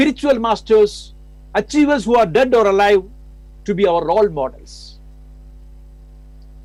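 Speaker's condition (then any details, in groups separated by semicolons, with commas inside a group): No condition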